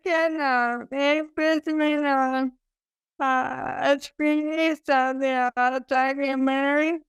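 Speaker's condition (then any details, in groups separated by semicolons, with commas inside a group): ALS; sporadic form, cause unknown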